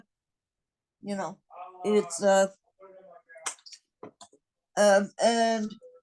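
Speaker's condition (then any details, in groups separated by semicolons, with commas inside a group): Cerebral palsy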